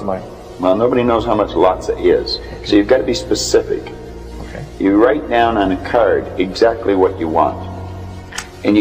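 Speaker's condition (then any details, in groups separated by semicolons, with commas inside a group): No condition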